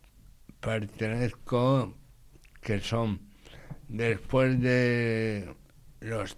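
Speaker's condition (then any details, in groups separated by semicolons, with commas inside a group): Condition akin to cerebral palsy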